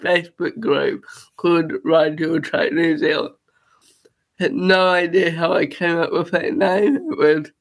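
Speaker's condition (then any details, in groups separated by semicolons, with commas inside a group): Cerebral palsy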